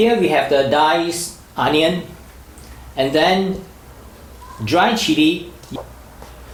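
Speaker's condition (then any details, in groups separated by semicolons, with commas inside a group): No condition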